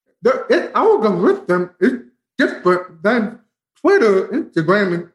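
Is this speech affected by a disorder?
Yes: profound deafness, bilateral, from spinal meningitis; cannot hear words spoken.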